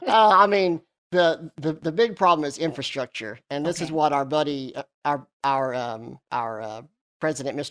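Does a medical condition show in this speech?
Yes: cleft lip and palate.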